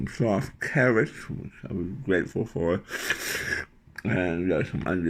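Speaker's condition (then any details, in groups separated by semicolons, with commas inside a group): Tongue cancer surgery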